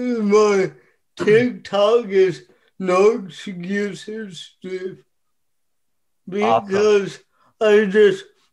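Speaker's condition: Cerebral palsy; childhood physical therapy

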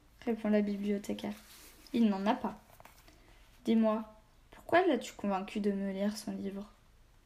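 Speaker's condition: No condition

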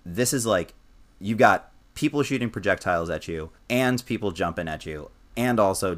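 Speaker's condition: No condition

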